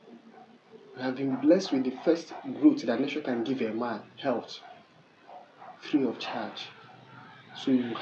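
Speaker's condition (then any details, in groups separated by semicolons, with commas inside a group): No condition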